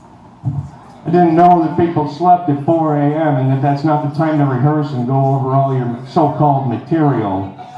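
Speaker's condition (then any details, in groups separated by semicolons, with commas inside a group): No condition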